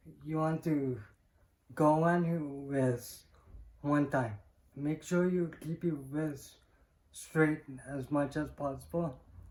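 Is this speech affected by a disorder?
Yes: cerebral palsy.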